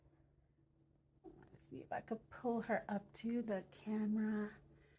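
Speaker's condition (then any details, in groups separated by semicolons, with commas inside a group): No condition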